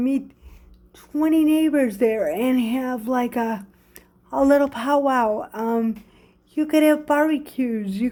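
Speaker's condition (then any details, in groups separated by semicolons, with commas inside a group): Cerebral palsy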